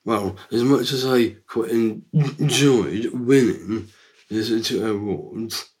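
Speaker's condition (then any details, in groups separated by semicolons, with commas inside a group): Down syndrome; three copies of chromosome 21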